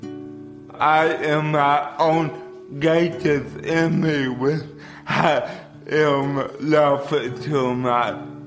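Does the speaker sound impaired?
Yes: cerebral palsy.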